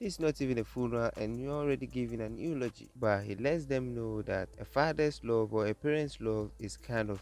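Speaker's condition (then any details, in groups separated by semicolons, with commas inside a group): No condition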